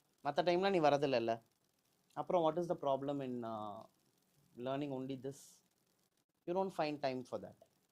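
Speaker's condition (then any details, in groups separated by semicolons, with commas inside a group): No condition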